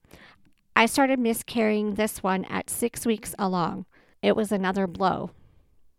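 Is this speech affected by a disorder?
Yes: cleft palate with Pierre Robin, Pierre Robin sequence, no cleft lip; congenital Pierre Robin, cleft palate without lip, one-side enlarged tongue hemangioma, three palate surgeries incl. uvula attachment; childhood sound substitutions from open palate, speech therapy through 4th-5th grade, normal since surgery near twelve.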